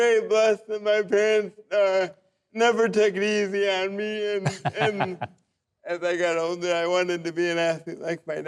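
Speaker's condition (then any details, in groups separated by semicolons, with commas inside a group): Cerebral palsy; from birth; walks, runs marathons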